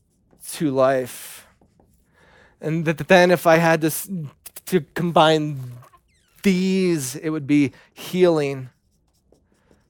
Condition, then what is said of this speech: Stuttering. I still have a speech impediment.